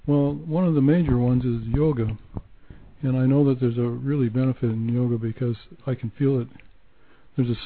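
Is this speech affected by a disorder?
Yes: Parkinson's disease; onset with minor arm tremor, progressed to barely moving before starting medication; age 69, low-dose Mirapex then Sinemet, yoga, Bowen therapy, John Coleman's alternative approach, recent Olympic hike.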